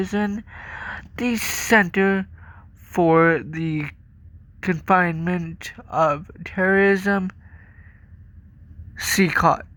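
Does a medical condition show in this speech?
Yes: cerebral palsy.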